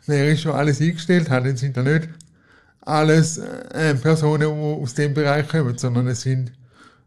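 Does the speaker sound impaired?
Yes: cerebral palsy; cerebral palsy present from birth, wheelchair user, crawled on knees as child, needs help in daily life; personal assistance team via IV assistance contribution for almost 10 years, lives in own apartment.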